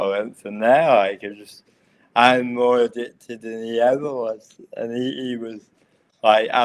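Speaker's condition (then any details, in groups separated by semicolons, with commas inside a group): Cerebral palsy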